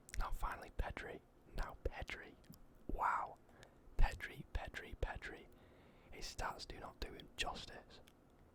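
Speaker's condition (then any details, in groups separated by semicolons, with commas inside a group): No condition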